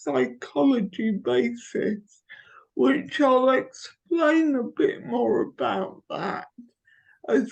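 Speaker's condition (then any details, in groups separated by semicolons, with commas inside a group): Cerebral palsy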